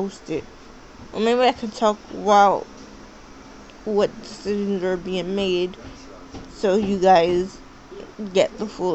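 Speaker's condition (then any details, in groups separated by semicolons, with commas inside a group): Cerebral palsy; sounds out of breath after therapy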